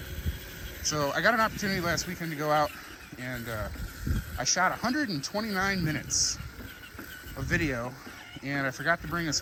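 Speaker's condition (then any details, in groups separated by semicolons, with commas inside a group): No condition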